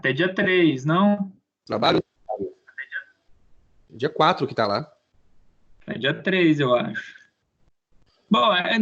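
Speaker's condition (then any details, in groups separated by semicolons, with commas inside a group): No condition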